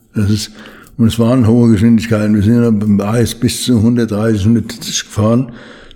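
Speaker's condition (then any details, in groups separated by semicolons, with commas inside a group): Parkinson's disease; slowed movements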